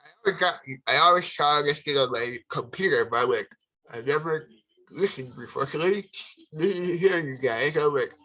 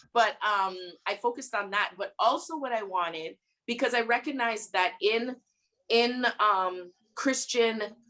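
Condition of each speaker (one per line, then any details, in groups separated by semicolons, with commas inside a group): Cerebral palsy; from birth, affects brain and body muscles
No condition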